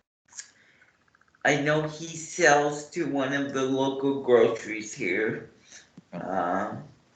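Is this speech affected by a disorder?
Yes: cerebral palsy; morning medication.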